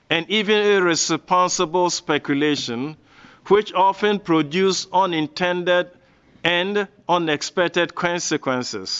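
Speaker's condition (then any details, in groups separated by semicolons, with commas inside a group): No condition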